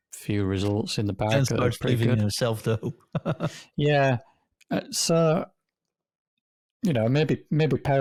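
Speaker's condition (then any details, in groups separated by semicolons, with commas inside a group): No condition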